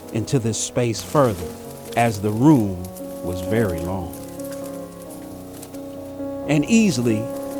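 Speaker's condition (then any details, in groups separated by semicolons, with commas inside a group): No condition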